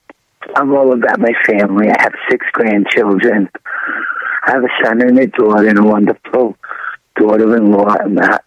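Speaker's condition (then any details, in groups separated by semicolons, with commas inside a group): Throat cancer; trouble swallowing at onset, first treated as strep, later unable to swallow or breathe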